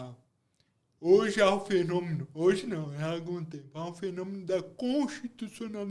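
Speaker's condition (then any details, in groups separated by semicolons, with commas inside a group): Cerebral palsy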